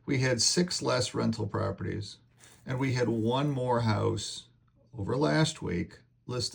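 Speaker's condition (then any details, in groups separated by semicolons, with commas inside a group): No condition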